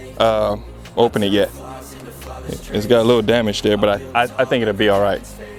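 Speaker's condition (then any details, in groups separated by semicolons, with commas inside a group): No condition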